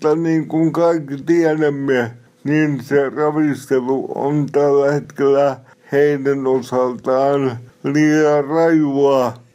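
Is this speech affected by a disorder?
Yes: cerebral palsy; speech.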